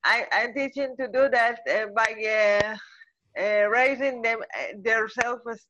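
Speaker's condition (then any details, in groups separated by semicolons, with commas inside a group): Cerebral palsy; uses a wheelchair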